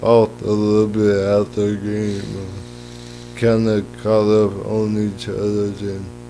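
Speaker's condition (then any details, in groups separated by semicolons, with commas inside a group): Cerebral palsy; lifelong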